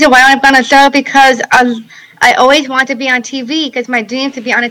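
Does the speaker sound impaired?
Yes: Down syndrome; congenital.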